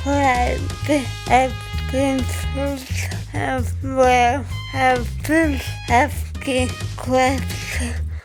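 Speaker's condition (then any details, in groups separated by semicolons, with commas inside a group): Cerebral palsy; from birth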